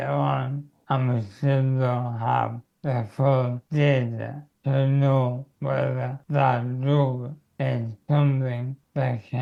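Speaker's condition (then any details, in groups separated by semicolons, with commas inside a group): Motor neurone disease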